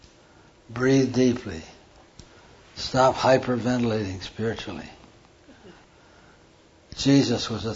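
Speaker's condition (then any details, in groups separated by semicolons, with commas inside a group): Parkinson's; hand tremor during talk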